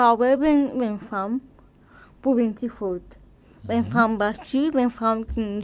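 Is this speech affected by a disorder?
Yes: cerebral palsy.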